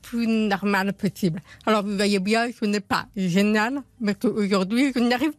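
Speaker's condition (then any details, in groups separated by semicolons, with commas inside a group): Profound congenital deafness; never heard own voice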